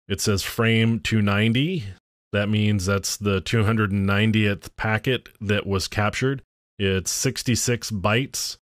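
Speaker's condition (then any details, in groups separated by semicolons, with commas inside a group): No condition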